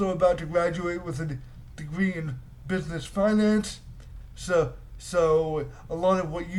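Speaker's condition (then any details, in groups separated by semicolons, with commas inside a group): Cerebral palsy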